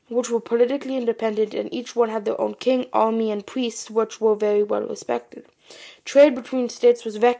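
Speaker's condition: No condition

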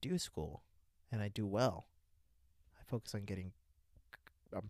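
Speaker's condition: No condition

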